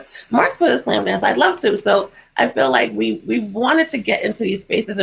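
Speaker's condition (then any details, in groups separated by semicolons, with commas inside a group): No condition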